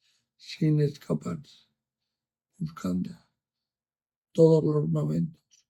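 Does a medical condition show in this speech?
Yes: amyotrophic lateral sclerosis.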